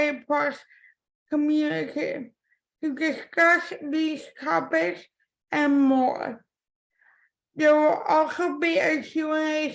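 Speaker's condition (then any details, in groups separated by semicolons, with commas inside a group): Cerebral palsy; from birth; impaired speech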